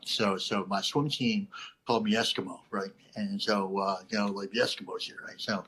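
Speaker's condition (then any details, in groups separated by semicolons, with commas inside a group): Cleft lip and palate; not fully formed at birth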